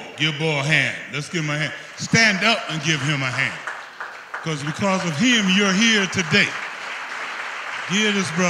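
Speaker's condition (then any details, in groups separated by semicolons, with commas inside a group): No condition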